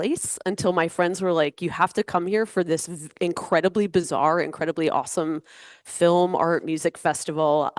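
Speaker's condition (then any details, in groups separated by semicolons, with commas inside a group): No condition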